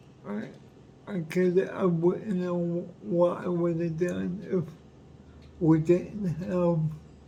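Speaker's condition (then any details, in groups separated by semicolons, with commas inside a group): Cerebral palsy; affects whole body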